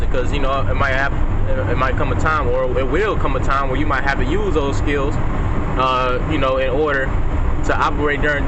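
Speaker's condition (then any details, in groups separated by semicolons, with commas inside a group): No condition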